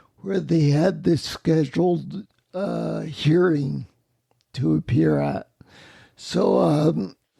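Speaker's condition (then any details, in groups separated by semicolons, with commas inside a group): Spinocerebellar ataxia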